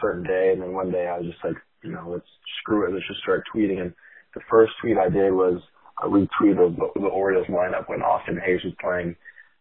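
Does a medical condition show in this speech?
No.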